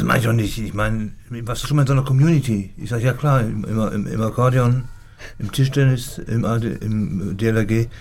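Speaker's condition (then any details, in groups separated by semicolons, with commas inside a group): Parkinson's disease; impaired fine motor skills, unusual posture, 90 percent disability, gets attacks, daily tasks take longer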